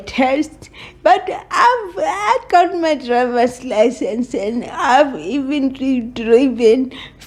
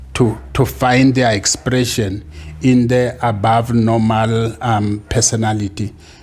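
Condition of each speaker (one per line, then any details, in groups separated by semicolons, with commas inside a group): Cerebral palsy; moderate, muscle stiffness, coordination problems; speech impediment from muscle stiffness
No condition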